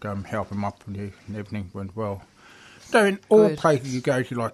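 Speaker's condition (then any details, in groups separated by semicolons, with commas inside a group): Deafness; struggles when people talk quickly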